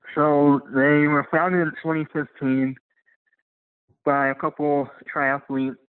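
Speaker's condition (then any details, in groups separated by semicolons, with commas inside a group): Cleft lip and palate; congenital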